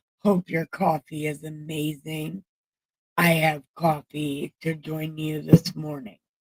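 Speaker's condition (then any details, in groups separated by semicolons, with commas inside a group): Brain injury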